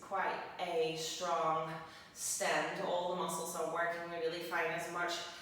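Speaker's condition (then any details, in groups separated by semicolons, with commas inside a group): No condition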